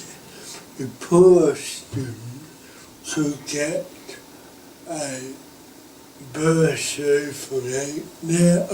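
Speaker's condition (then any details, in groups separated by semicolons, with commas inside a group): Cerebral palsy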